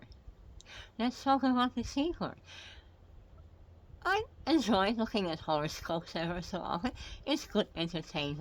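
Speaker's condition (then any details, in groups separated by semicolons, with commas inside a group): Head and neck cancer; multiple surgeries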